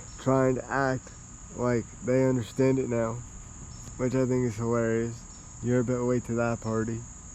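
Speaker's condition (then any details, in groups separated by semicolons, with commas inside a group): Cerebral palsy, spastic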